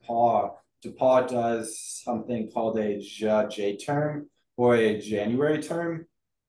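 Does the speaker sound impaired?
Yes: stuttering; stuttering since childhood; varies by situation, more fluent when confident, healthy and feeling good; here repeated sounds.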